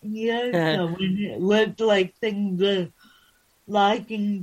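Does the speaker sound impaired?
Yes: cerebral palsy.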